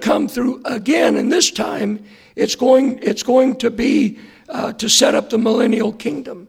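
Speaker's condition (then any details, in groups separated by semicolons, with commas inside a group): Hoarseness after vocal cord surgery; second opinion sought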